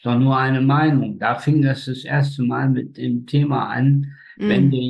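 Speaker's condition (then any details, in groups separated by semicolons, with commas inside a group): Spastic tetraparesis; all four limbs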